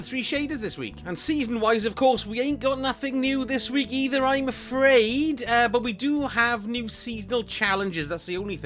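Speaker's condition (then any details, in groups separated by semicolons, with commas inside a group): No condition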